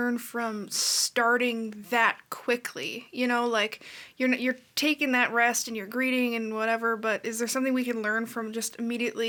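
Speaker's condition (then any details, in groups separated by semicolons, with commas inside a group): No condition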